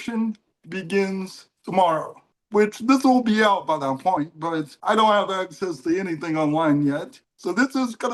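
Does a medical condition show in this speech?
Yes: cerebral palsy; mild case.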